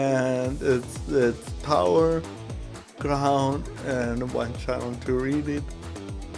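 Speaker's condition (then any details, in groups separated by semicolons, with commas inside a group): Cerebral palsy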